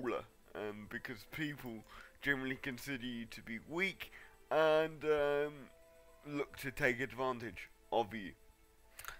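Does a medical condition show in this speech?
Yes: cerebral palsy.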